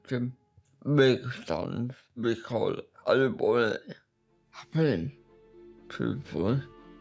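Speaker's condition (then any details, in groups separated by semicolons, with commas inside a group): Cerebral palsy; cerebral palsy, birth brain injury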